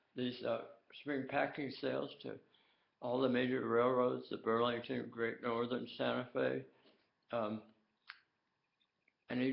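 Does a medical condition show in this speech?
Yes: tongue cancer.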